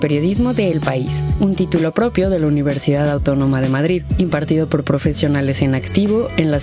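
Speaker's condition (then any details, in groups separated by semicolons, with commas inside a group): No condition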